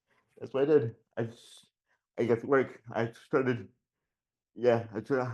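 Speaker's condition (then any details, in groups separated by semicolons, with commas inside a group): Generalized dystonia; generalized, childhood onset; since childhood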